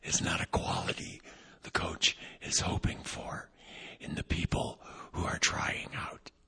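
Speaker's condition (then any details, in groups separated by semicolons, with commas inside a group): Vocal cord paralysis, unilateral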